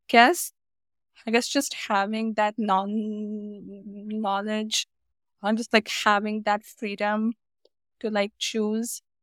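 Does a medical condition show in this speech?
Yes: stutter; stutter diagnosed at age 5, increased with age, about 20 speech therapists in childhood, paid for cure scam; ongoing speech therapy, goals self-acceptance and disclosure, work accommodation to type in meeting chat, read aloud by others; not mild stutter, speaks short remarks, types longer ones, bad days block even two sentences; here blocks.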